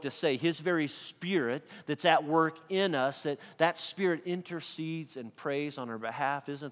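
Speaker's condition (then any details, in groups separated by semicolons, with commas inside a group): No condition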